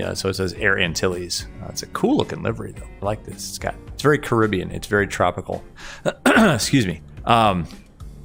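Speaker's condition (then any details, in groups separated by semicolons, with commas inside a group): No condition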